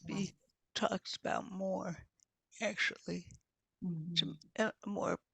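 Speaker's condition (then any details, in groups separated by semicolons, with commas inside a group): Multiple sclerosis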